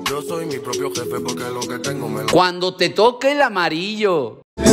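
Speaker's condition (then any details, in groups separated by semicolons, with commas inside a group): No condition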